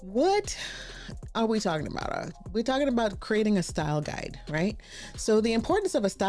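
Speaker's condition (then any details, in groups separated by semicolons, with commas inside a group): No condition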